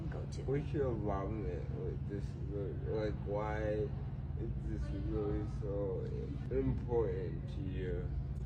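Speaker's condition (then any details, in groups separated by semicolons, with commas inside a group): Cerebral palsy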